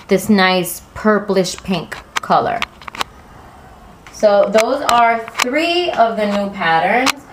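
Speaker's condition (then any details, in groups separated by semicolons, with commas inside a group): No condition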